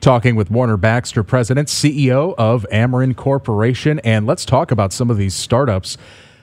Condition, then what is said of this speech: None; typical speech.